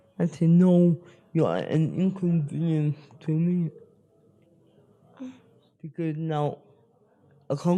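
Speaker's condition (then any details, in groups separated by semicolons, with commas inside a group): Spastic cerebral palsy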